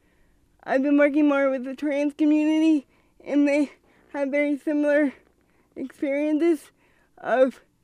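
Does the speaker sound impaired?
Yes: cerebral palsy; congenital, present since birth, diagnosed by doctor, unable to walk, uses wheelchair.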